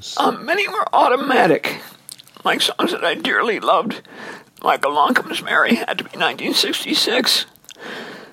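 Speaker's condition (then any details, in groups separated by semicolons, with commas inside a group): Dysphonia; steroid dose allowed finishing last 28 songs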